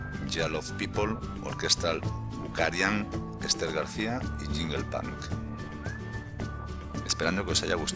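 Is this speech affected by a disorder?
No.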